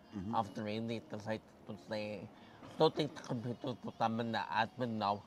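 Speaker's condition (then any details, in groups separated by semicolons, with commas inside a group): Cerebral palsy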